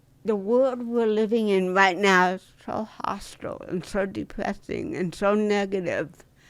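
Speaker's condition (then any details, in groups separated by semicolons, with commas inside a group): Cerebral palsy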